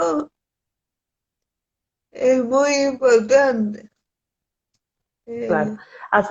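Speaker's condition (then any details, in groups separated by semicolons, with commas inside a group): Cerebral palsy; respiratory arrest at birth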